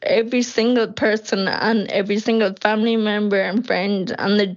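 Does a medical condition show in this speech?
Yes: Friedreich's ataxia; progressive, diagnosed about 16 years ago, no treatment available at diagnosis; Skyclarys by Biogen just approved for HSE funding, slows progression by up to 55 percent; speech, swallow, hearing and eyesight affected over years.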